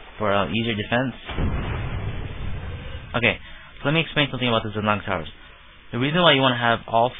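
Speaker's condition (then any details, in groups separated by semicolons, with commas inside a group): No condition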